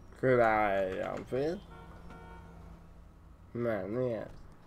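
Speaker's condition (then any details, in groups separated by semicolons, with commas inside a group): Cerebral palsy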